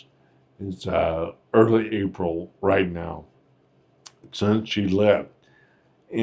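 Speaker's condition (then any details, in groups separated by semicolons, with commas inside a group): Friedreich's ataxia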